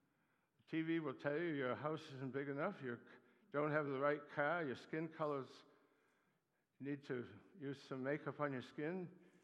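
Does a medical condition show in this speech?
Yes: Parkinson's disease; Parkinson's with acute demyelinating neuropathy, Parkinson's attacks muscles, neuropathy attacks nerves.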